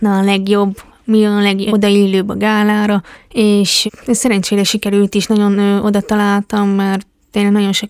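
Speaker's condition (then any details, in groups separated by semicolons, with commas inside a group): Hearing impairment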